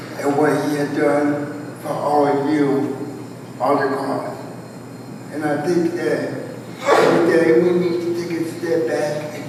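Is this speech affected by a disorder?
Yes: cerebral palsy, spastic quadriplegia.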